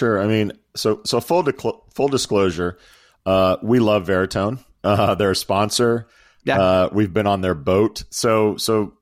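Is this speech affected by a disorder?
No.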